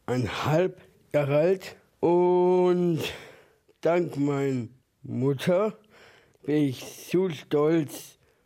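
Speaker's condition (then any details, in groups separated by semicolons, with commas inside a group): Down syndrome; trisomy 21, third copy of chromosome 21, present from birth; 18 and a half years old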